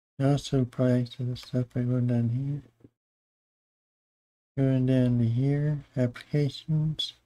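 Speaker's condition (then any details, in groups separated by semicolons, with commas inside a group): Parkinson's disease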